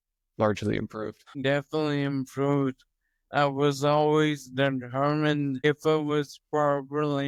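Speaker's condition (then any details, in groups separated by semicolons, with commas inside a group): Toxic leukoencephalopathy, locked-in syndrome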